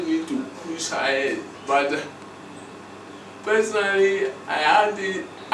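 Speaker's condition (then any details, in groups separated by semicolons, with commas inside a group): Cerebral palsy; speech brain area underdeveloped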